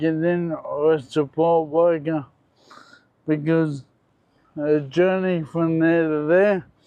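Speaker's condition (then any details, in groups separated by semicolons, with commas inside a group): Motor neurone disease; arms and hands affected; arm and hand weakness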